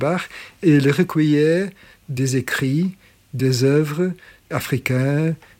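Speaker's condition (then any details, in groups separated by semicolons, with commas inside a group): No condition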